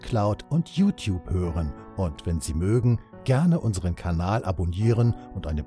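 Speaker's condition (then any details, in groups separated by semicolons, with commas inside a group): No condition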